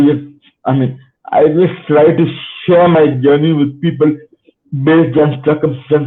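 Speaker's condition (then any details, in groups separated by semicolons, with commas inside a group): Cerebral palsy; spastic type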